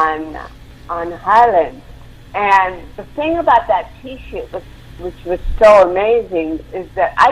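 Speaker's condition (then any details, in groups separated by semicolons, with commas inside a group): Cerebral palsy; involuntary movements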